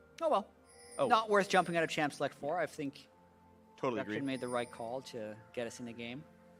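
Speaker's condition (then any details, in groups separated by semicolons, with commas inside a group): No condition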